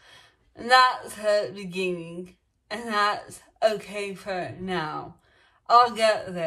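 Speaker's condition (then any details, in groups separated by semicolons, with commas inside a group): Dysarthria; autoimmune reaction to virus; recovering with speech therapy, singing practice; cannot sing quickly or as long, singing aids breath and enunciation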